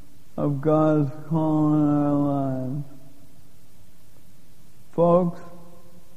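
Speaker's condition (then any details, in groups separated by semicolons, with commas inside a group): Lou Gehrig's disease; given 3 to 5 years to live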